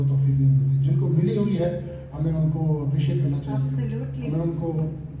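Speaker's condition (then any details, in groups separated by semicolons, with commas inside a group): No condition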